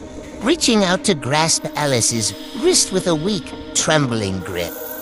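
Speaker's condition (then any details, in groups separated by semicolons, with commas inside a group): No condition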